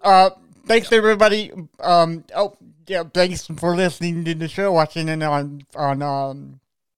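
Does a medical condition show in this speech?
Yes: cerebral palsy; present from birth.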